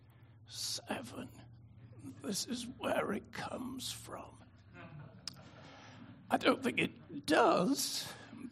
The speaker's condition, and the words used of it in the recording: Dystonia. The evidence, a voice like Robert Kennedy Jr.'s.